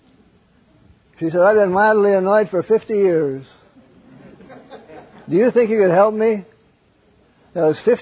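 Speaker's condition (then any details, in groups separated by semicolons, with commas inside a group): Parkinson's; wakes up around 3 am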